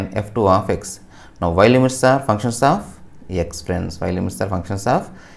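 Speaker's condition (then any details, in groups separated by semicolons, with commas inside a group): No condition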